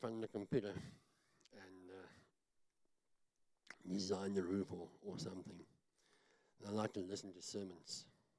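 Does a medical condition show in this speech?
Yes: cleft palate; talks funny, self-described.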